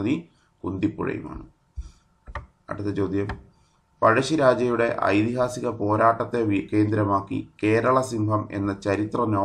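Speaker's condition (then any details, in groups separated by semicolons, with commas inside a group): No condition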